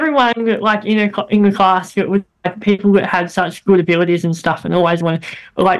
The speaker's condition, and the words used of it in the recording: Cleft palate. Like really, really airy, and it was nasally and stuff, but I'm so incredible to see how far I've come with my speech.